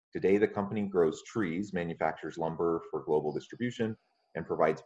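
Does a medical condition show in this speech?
No.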